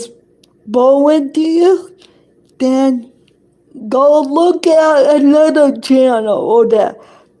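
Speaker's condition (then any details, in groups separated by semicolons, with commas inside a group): Cerebral palsy; affects hand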